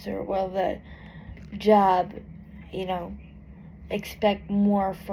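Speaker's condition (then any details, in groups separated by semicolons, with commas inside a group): Cerebral palsy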